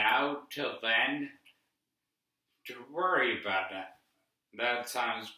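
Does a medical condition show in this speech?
Yes: brain injury; brainstem malformations, brain surgery at 32; affects how he talks.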